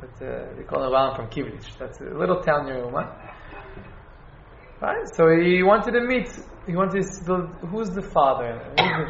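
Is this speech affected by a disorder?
No.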